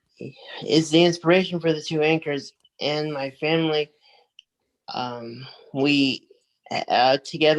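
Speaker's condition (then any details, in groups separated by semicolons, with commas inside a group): Cerebral palsy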